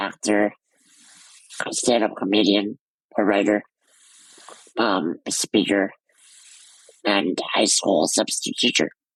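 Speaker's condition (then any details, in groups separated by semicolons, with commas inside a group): Muscular dystrophy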